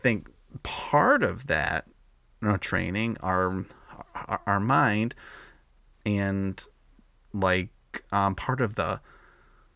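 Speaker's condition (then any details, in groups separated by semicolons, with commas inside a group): Stuttering; stuttering since childhood, onset about age 3; past couple of years practicing physical speaking style: breathing, adding pauses, moving through words, phrases; variable, smoother forward-moving speech on good days while still stuttering, worse other days; prolonged sounds, blocks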